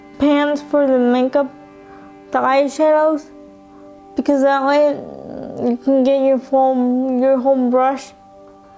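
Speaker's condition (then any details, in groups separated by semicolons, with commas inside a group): Cerebral palsy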